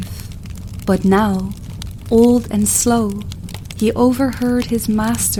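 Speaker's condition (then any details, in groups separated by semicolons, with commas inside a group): No condition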